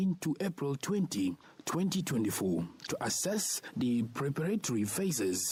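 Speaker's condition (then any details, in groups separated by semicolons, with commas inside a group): No condition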